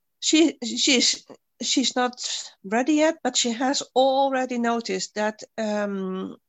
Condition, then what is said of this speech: Stuttering. I have been stuttering so much on every word, sometimes on every syllable of a word, and it's been tough.